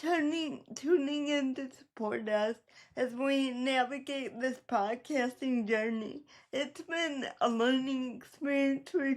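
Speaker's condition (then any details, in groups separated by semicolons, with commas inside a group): Cerebral palsy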